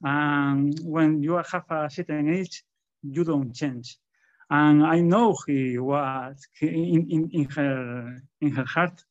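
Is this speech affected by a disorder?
Yes: stuttering; stutter in public speaking, attributed to lifelong shyness and introversion; stutters a lot when talking in public; here prolonged sounds, blocks.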